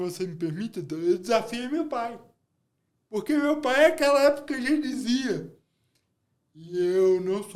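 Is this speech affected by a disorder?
Yes: cerebral palsy.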